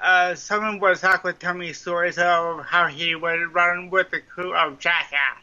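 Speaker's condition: Cerebral palsy; mild cerebral palsy

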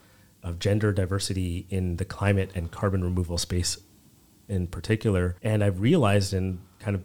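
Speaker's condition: No condition

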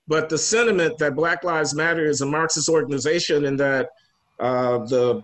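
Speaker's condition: No condition

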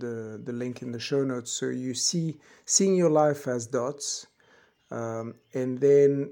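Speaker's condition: No condition

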